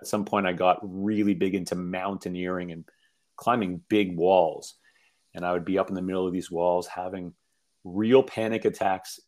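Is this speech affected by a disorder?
No.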